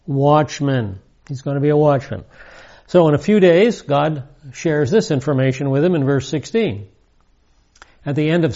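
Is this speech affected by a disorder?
No.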